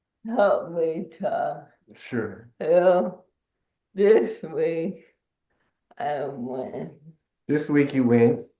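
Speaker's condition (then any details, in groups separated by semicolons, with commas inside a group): ALS; sometimes cannot speak, needs interpreter, breathing concerns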